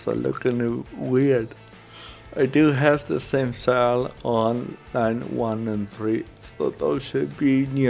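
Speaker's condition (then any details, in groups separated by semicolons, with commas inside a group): Cerebral palsy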